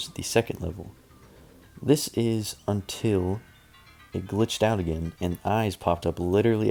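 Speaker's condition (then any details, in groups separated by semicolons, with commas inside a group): No condition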